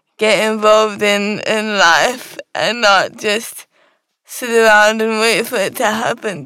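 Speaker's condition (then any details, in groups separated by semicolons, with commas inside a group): Cerebral palsy; wheelchair user since diagnosis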